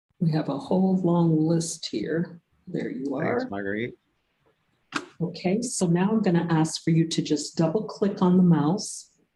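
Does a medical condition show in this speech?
No.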